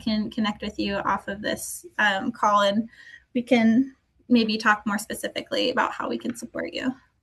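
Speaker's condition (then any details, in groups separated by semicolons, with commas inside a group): No condition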